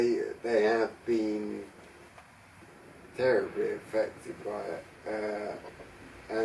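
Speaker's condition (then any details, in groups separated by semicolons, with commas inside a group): Traumatic brain injury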